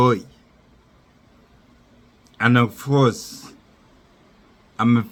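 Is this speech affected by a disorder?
Yes: neurological disease.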